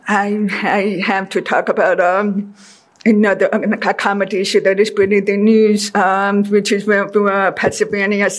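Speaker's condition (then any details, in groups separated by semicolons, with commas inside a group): Deafness; speech therapy with Mindy Kobomis most of life, learning to talk, hear, pronounce words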